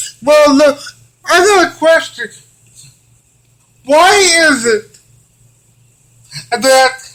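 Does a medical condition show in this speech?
Yes: cerebral palsy; from birth; physical therapy.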